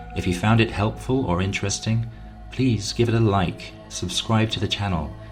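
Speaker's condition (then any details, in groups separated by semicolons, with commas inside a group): No condition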